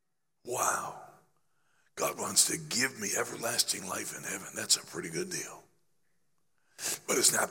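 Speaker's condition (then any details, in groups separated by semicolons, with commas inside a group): Laryngeal cancer after radiation, growth on voice box treated with radiation and chemotherapy; a little over a year since discovery, voice much better but not fully recovered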